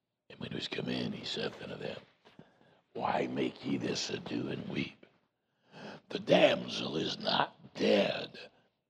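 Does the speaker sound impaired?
Yes: voice box removal needed; expects R2-D2-like voice after removal.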